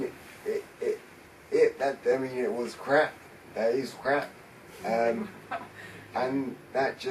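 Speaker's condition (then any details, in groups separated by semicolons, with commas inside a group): Traumatic brain injury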